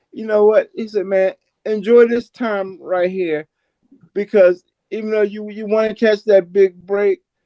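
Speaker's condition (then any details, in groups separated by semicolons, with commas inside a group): Cerebral palsy; from birth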